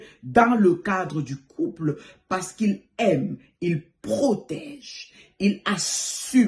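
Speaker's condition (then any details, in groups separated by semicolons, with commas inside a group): No condition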